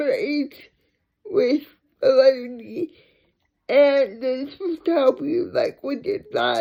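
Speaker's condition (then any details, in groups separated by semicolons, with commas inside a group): Cerebral palsy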